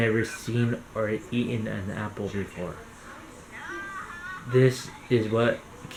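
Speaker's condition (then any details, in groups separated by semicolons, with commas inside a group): Cerebral palsy; caused by stroke hours after birth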